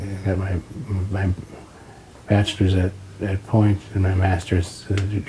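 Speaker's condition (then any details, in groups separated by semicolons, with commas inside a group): Parkinson's disease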